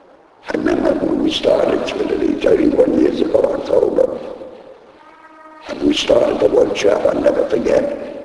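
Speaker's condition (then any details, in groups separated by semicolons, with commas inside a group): Laryngectomy; voice box removed by operation, device placed in throat, voice first lost at racetrack; speaks using device in throat, needs thumb to talk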